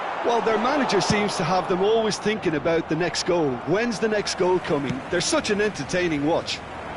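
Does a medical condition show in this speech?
No.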